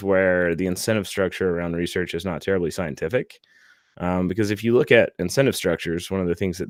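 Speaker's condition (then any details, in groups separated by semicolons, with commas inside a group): No condition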